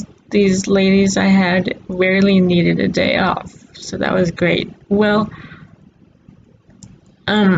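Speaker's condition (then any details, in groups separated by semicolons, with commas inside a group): Cerebral palsy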